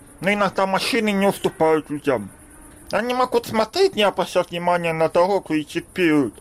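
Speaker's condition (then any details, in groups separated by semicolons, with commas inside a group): Deafness; congenital deafness, reads lips, attended school for deaf, no hearing aid worn in childhood; able to speak despite poor hearing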